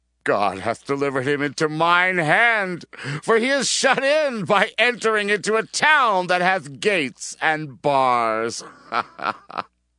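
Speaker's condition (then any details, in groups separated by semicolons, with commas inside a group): No condition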